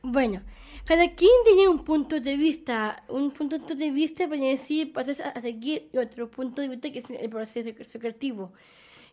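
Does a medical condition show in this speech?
Yes: Down syndrome; present from birth.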